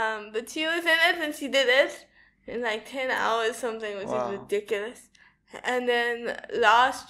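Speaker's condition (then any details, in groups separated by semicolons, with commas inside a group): Cerebral palsy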